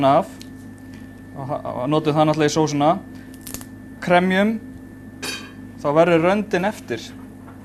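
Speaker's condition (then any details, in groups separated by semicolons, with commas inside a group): No condition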